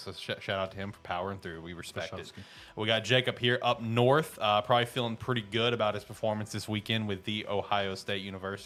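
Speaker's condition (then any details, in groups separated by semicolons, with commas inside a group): No condition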